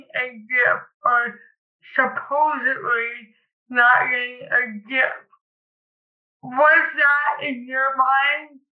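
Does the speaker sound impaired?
Yes: cerebral palsy; speech noticeably affected, listeners wrongly judge intelligence from speech.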